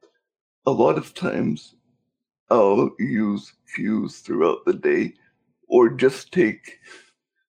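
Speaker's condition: Cerebral palsy; affects muscles and nerves

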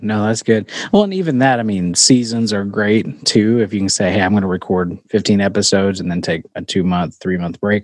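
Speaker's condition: No condition

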